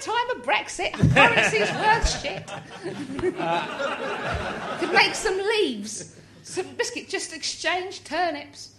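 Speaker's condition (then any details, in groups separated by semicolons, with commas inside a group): Tourette's; tics since about age six, neurological, believed inherited, intensified in early 20s, no wish for pill to stop tics; tics much more noticeable than in childhood, tics fluctuate and change over time; swearing tics like fuck it, random word tics like hedgehog, salad, geronimo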